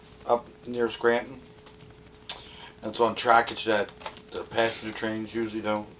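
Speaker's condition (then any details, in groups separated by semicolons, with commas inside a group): No condition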